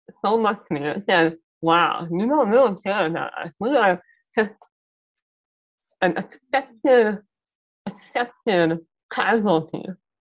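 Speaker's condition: Muscular dystrophy; power wheelchair user

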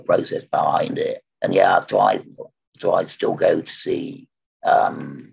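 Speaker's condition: Total laryngectomy; squamous cell cancer right vocal cord, radiotherapy, recurrence, total laryngectomy at Churchill, stoma breathing, valve; about three years since diagnosis, new valve fitted yesterday by salt team; croaky voice five years before diagnosis, voice now very good, better than before, accent kept

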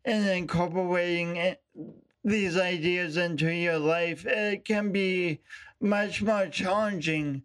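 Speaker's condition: Speech impediment; affects voice and coordination

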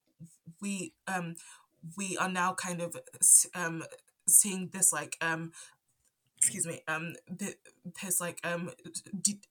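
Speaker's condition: Stutter; onset around age 5 after move from Zambia to UK, none before per parents, cause unknown; adult, ongoing stutter; stutters here and there, stutter affects talking, often stays quiet to avoid stuttering; repeated sounds, prolonged sounds

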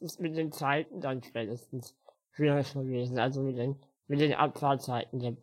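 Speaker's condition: Spinal muscular atrophy; spinal muscular atrophy since birth, uses wheelchair

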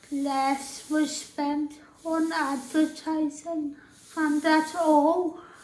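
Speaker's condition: Tracheostomy and ventilator dependent

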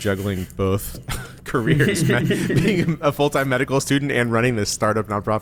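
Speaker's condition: No condition

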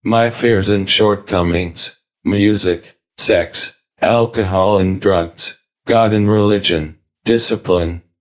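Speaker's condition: ALS, speech-generating device; cannot speak, eye-activated synthetic voice built from voice banking, types replies, silences while typing

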